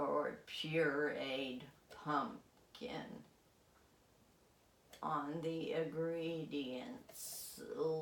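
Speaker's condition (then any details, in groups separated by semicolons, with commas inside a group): Essential tremor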